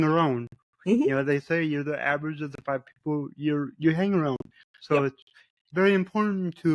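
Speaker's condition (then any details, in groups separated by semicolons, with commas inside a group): Cerebral palsy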